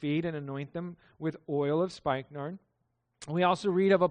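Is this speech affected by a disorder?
No.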